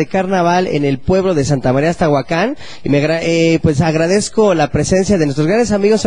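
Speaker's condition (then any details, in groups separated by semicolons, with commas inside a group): No condition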